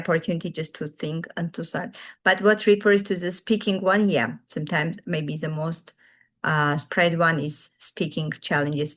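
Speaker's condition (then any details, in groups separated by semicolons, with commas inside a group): No condition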